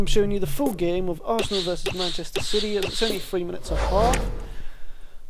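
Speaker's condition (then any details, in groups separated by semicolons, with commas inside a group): No condition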